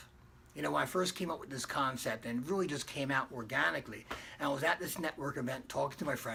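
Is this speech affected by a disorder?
No.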